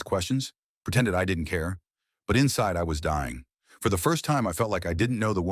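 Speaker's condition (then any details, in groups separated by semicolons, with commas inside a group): No condition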